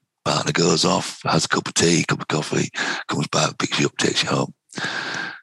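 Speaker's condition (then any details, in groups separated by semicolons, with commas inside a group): Vocal cord cancer, head and neck cancer, right vocal cord; right vocal cord carcinoma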